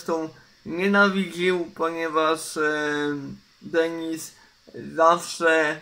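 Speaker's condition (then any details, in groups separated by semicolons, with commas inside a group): Cerebral palsy; uses wheelchair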